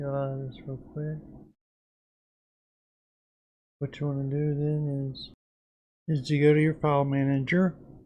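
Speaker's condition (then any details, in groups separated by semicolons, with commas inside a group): Parkinson's disease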